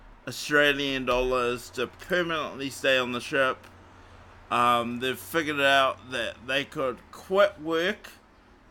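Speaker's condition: Cerebral palsy; morphine not allowed after it

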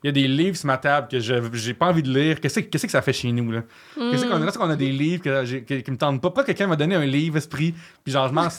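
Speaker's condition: Stuttering and cluttering; lifelong speech problem, long unrecognized, identified about a year ago; on Trois-Bières podcast saw self as the one people could not understand; repeated sounds, repeated words

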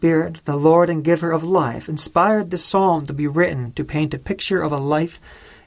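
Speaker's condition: No condition

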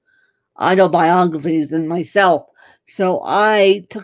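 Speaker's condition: Cerebral palsy; neurological

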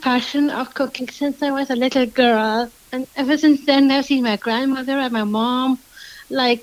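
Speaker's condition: Down syndrome

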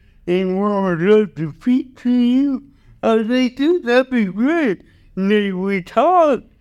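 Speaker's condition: Cerebral palsy

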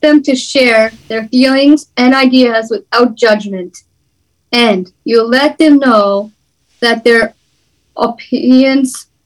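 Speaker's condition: Down syndrome; visible disability

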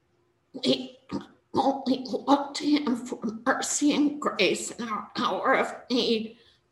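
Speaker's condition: Spasmodic dysphonia; neurological, vocal cords function only in spasms; trouble speaking, unable to speak normally, voice produced in spasms

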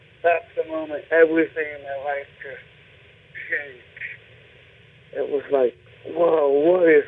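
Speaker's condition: Cerebral palsy; present from birth, birth injury with cord around neck, left side affected, left hand basically paralyzed; speech impediment while growing up

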